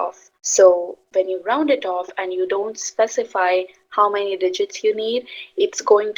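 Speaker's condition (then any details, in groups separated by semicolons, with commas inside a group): No condition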